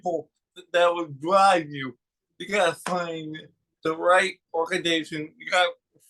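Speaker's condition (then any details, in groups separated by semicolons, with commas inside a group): Cerebral palsy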